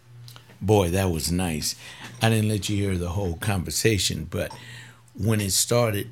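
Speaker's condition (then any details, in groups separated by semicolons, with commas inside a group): No condition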